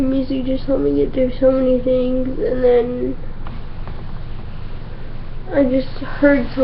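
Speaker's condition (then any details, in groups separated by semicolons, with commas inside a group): Cerebral palsy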